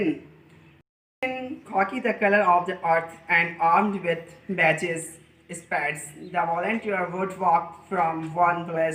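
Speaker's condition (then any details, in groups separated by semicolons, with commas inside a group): No condition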